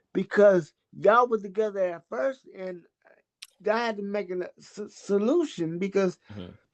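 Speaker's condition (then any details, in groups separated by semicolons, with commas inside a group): Cerebral palsy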